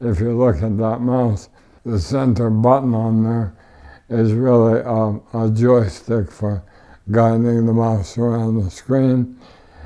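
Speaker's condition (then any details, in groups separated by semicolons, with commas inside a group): ALS; power wheelchair, no tracheostomy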